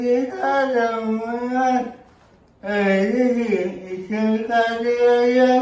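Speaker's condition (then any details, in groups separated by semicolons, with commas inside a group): Cerebral palsy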